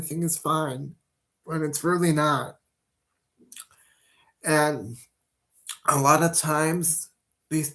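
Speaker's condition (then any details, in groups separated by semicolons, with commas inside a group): Cerebral palsy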